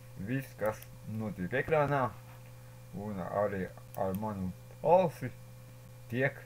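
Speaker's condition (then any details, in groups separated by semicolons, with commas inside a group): Cerebral palsy; since birth; speech not very clear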